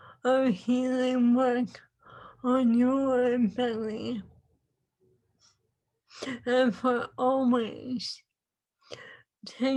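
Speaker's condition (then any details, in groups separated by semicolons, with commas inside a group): ALS; swallowing lost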